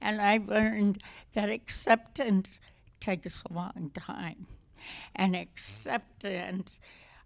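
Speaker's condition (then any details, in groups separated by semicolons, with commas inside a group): Essential tremor; essential tremor affecting voice; may be hard to understand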